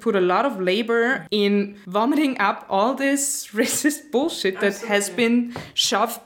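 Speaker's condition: No condition

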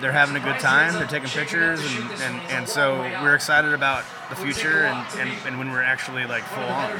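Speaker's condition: No condition

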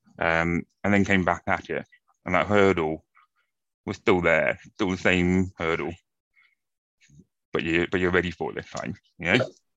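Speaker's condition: Profound deafness, acquired from meningitis

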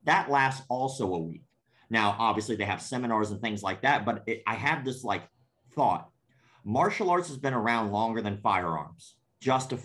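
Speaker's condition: Cleft palate; congenital cleft palate

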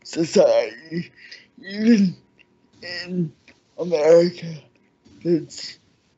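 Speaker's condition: Cerebral palsy; cerebral palsy since childhood

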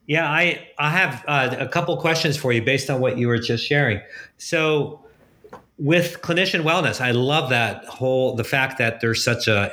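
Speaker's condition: No condition

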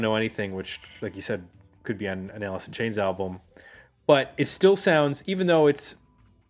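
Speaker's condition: No condition

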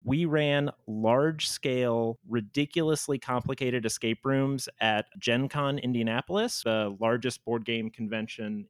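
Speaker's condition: No condition

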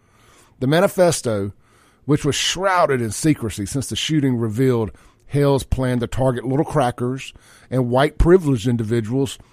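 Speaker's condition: No condition

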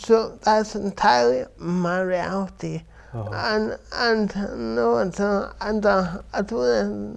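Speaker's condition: Cerebral palsy; from birth; affects verbal speech

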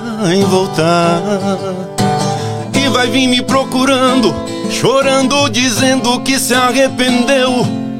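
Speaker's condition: No condition

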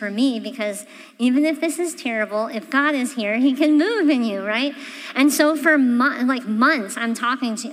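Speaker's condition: Cleft palate; congenital

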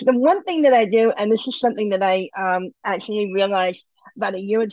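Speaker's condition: Bilateral cleft lip and palate; congenital

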